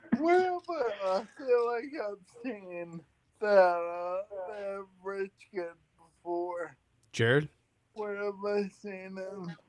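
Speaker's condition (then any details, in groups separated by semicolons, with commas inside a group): Friedreich's ataxia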